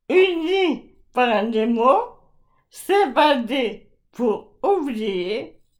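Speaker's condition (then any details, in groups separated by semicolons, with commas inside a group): ALS (Charcot's disease); progressive muscle atrophy throughout body, leading toward complete paralysis; voice very severely affected, gradually deteriorating, articulation problems, not a mental impairment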